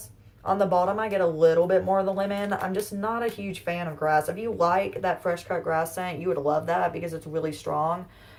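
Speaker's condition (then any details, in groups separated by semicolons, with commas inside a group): No condition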